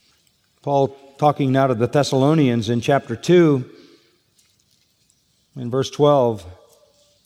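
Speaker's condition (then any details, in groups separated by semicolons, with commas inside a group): No condition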